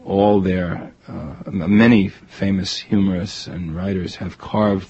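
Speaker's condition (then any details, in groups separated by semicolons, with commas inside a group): No condition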